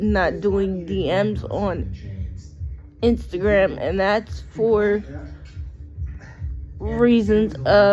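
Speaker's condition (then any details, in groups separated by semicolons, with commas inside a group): Cerebral palsy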